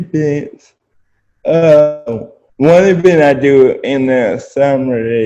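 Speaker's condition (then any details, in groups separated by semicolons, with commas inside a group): Spastic quadriplegic cerebral palsy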